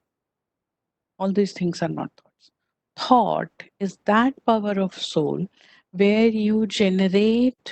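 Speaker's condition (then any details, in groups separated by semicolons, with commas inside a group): No condition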